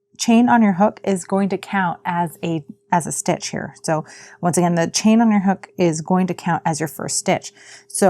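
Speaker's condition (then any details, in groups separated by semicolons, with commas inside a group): No condition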